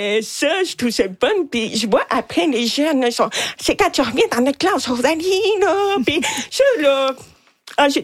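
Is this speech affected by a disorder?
Yes: hard of hearing; difficulty telling who is speaking in a group; asks others to raise hands, write, point or show to communicate.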